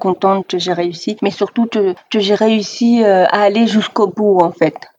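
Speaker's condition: Deafness, severe; oralist, uses some sign language

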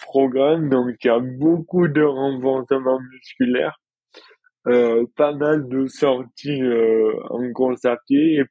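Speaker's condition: Dystonia; onset in childhood

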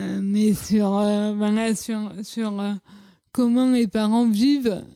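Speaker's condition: Cerebral palsy; childhood speech

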